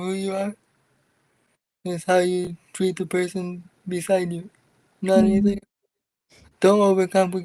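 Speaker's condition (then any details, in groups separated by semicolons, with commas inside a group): Cerebral palsy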